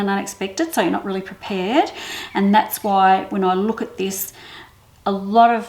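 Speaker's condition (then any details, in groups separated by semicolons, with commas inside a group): No condition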